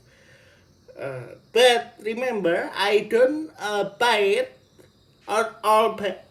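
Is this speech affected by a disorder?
Yes: cerebral palsy.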